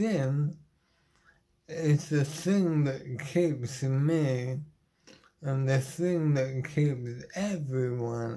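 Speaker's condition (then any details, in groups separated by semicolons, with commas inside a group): Motor neuron disease; terminal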